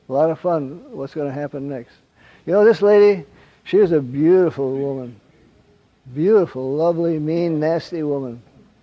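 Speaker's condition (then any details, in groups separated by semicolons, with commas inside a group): Parkinson's; wakes at night, gets up around 3 am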